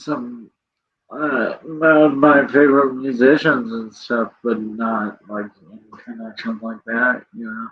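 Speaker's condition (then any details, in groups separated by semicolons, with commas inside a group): Cerebral palsy; present from birth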